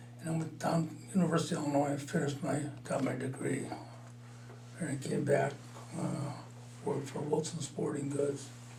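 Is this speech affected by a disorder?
Yes: Parkinson's disease; mild, about four years.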